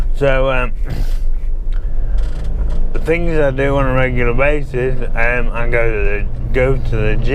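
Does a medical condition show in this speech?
Yes: MND; eye-controlled communication device, synthetic voice from banked voice; failing voice, slowed speech, frequent coughing, throat clearing, phlegm.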